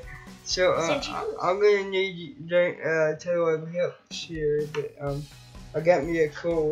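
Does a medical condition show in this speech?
Yes: cerebral palsy.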